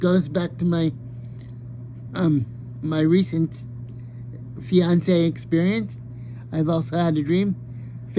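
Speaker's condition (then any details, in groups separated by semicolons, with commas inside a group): Cerebral palsy; ankle deformity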